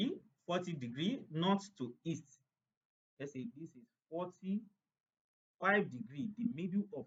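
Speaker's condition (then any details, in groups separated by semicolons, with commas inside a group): No condition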